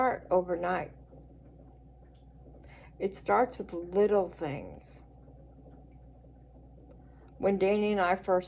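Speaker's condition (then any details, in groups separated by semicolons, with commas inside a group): Cerebral palsy; speech noticeably atypical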